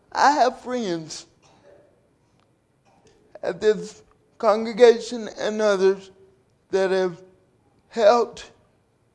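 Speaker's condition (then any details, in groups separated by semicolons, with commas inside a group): Cerebral palsy; due to birth complications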